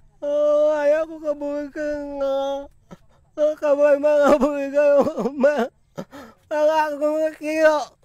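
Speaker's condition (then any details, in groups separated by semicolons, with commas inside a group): Dystonia, hereditary; speech affected, mouth twists involuntarily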